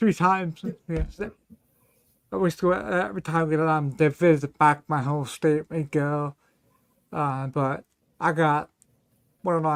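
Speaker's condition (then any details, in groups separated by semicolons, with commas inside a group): Ataxia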